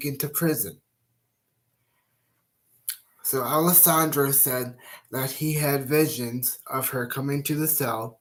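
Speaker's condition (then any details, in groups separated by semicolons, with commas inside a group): Cerebral palsy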